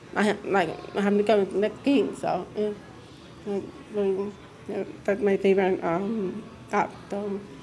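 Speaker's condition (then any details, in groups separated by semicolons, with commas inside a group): Deafness; signs with family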